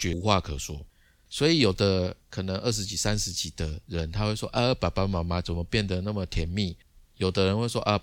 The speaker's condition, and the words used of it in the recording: None; typical speech.